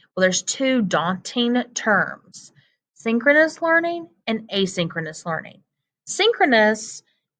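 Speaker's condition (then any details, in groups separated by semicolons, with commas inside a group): No condition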